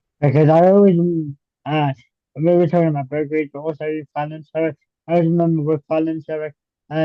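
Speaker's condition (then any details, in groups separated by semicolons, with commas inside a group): Cerebral palsy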